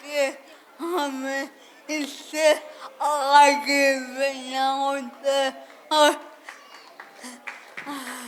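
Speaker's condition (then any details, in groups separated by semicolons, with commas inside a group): Cerebral palsy; speech not clear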